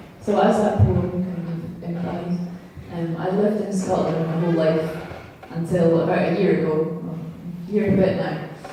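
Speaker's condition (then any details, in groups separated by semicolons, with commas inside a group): No condition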